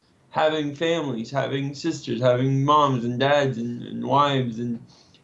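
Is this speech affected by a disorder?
Yes: cerebral palsy; symptoms can act up; doctor visits and physical therapy.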